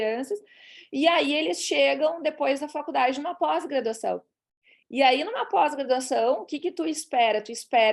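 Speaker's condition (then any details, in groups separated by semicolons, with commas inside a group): No condition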